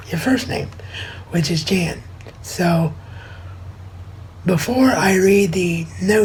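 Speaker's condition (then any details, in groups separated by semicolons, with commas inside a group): Cerebral palsy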